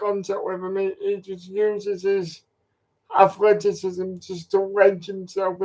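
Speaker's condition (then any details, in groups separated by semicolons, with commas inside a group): Cerebral palsy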